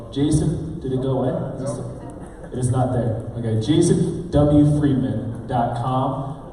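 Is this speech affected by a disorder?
No.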